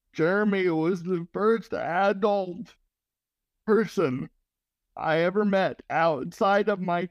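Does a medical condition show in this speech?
Yes: cerebral palsy.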